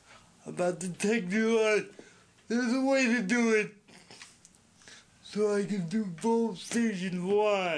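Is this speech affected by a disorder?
Yes: speech impediment; sometimes hard for others to understand.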